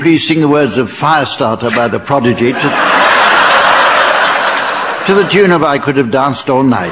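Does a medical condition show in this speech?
No.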